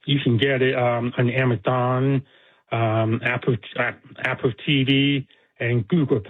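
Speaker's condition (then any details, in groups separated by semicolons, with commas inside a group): Deafness; deaf accent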